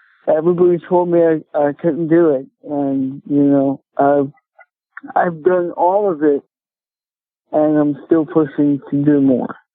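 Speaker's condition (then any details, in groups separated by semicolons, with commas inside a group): Cerebral palsy; speech affected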